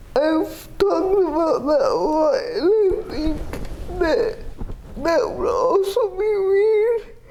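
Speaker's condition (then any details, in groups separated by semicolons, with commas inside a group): Cerebral palsy, athetoid, severe; speech may be hard to understand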